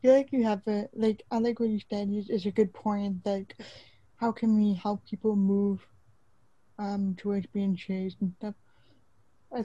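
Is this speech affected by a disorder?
Yes: deaf / hard of hearing, congenital; hard of hearing or deaf since birth; cannot hear anybody during COVID.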